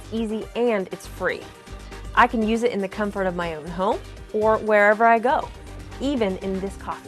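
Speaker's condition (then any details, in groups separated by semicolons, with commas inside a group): No condition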